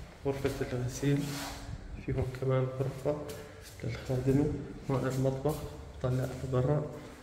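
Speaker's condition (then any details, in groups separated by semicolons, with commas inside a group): No condition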